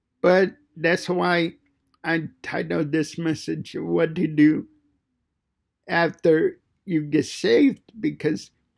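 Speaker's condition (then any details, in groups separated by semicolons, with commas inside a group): Cerebral palsy; fine motor impairment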